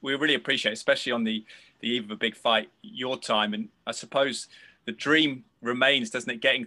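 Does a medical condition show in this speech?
No.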